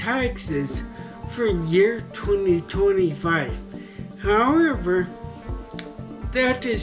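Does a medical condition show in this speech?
Yes: traumatic brain injury.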